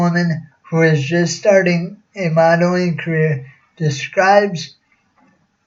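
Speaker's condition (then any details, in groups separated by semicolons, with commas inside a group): Cerebral palsy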